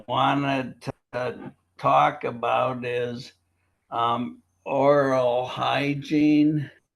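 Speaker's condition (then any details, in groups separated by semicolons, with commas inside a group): Primary lateral sclerosis, bulbar onset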